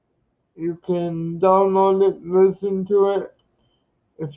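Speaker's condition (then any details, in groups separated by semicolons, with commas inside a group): Cerebral palsy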